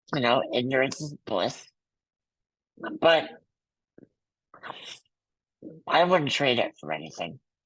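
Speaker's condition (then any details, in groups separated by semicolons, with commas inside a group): Muscular dystrophy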